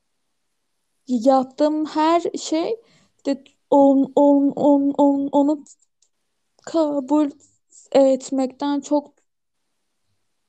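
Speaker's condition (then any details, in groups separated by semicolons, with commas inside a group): Stuttering; consulted a professor about own stuttering five years ago; stutters normally, much more at work and when anxious, very little when alone and relaxed; repeated sounds, prolonged sounds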